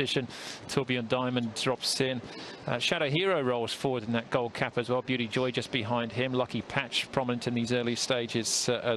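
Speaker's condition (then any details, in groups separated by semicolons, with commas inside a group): No condition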